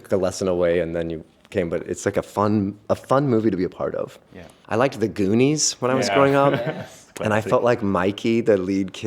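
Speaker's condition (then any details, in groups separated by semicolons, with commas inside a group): No condition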